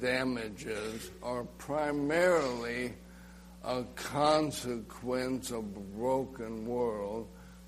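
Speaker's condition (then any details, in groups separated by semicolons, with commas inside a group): ALS; choking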